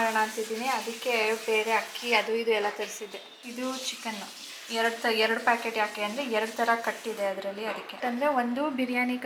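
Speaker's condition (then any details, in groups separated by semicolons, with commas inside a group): No condition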